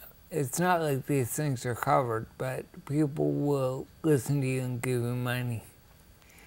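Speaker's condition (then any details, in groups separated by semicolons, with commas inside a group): Ataxia; rare, progressive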